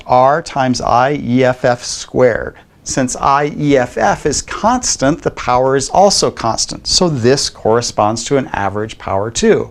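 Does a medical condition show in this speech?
No.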